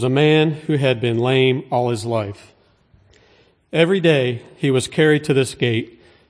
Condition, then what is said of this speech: No condition.